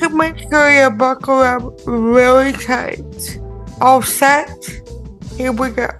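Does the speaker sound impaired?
Yes: impaired speech; motorized wheelchair user.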